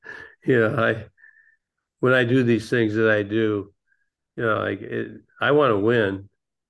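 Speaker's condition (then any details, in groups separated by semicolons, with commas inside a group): Parkinson's disease; ping pong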